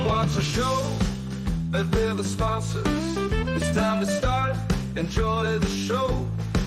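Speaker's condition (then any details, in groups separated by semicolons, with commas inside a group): No condition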